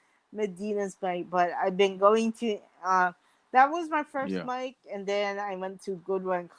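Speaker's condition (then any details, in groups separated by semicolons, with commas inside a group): Mild cerebral palsy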